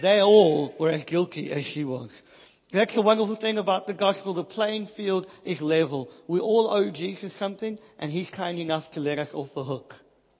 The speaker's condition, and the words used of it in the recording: Cleft palate. I hate the sound of my voice.